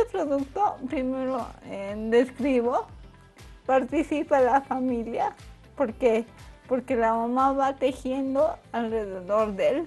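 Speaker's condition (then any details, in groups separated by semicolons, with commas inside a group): Cerebral palsy; from birth; about 40 years since onset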